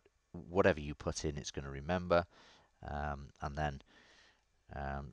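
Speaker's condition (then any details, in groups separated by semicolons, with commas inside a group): No condition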